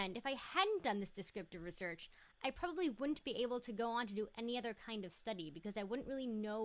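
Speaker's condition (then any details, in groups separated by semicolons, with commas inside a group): No condition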